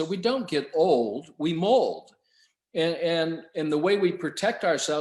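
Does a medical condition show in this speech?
No.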